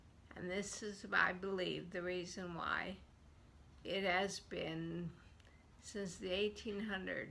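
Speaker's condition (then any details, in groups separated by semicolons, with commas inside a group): Multiple sclerosis; onset around age ten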